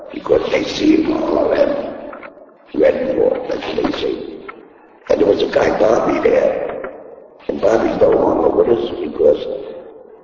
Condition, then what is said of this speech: Laryngectomy. And then, he put this piece of thing in my throat, and they told me how to talk.